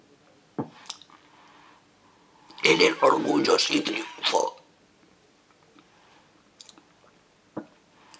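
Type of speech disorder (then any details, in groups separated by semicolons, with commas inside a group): Oesophageal speech; laryngectomy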